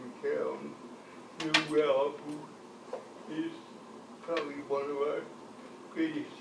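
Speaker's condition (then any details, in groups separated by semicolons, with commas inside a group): Cerebral palsy; from birth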